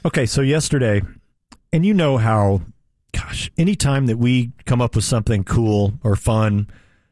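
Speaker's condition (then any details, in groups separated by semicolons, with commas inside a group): No condition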